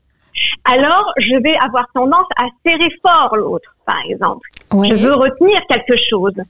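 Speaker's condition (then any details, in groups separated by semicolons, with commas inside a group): No condition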